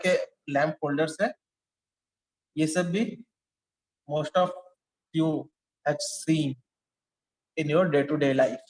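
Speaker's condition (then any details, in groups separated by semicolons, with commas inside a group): No condition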